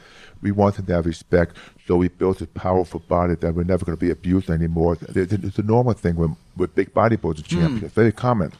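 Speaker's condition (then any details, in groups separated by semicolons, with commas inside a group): Hearing loss; severe childhood speech impediment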